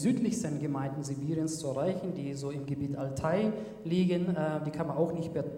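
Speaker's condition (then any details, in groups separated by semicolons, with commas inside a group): No condition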